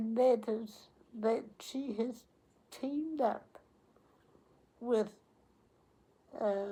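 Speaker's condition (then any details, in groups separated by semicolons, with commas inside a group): Cerebral palsy; onset at 8 days old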